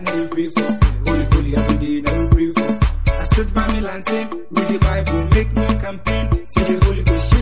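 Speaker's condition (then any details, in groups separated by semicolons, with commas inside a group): No condition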